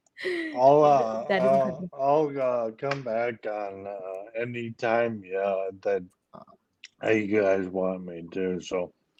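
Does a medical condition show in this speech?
Yes: ALS; speech issues.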